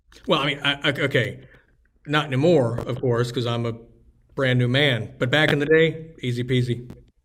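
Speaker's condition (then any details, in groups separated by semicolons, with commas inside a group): No condition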